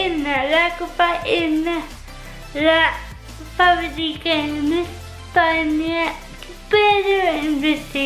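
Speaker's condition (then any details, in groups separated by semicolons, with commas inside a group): Cerebral palsy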